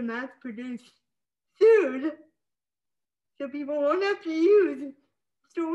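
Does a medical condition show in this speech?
Yes: spastic cerebral palsy.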